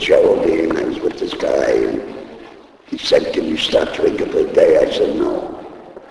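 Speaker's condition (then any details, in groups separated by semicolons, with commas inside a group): Laryngectomy; device placed in throat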